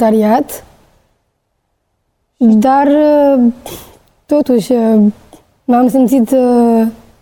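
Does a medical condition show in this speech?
Yes: Down syndrome; Trisomy 21, genetic, from birth, definitive diagnosis at age 5, small stature, physical and cognitive delay; about 32 years old; late speech onset, started speaking around 3.5 years to 3 years 8 months.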